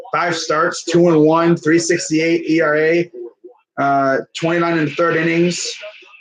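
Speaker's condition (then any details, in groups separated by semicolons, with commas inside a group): No condition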